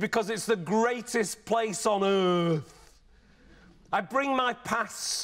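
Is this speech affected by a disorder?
No.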